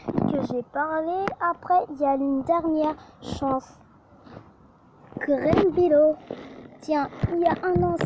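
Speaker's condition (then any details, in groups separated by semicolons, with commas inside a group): No condition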